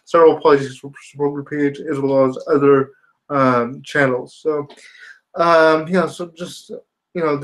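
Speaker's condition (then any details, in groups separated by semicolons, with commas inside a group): Spastic quadriplegia cerebral palsy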